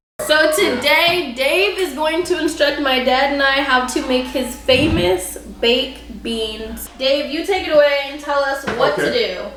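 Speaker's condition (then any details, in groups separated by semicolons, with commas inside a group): No condition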